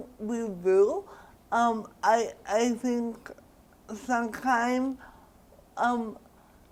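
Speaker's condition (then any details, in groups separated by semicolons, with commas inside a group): Cerebral palsy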